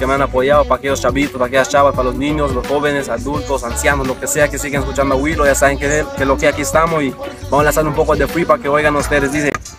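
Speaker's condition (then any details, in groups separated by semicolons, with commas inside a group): No condition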